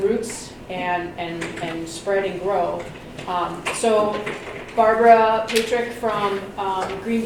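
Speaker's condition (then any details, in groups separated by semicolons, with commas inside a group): No condition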